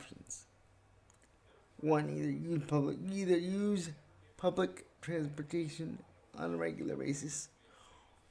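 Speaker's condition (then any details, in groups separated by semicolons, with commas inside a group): Cerebral palsy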